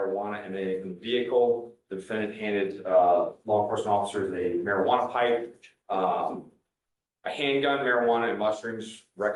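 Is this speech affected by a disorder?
No.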